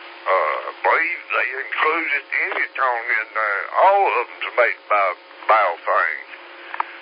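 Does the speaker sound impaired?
Yes: slurred speech; stroke 3 years ago.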